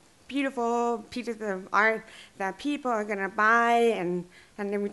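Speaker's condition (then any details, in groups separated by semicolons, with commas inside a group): Deaf and hard of hearing; since childhood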